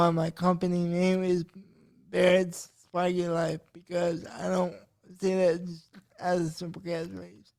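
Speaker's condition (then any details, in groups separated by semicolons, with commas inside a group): Cerebral palsy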